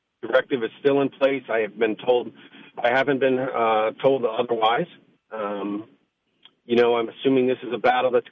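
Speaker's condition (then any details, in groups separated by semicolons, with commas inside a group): No condition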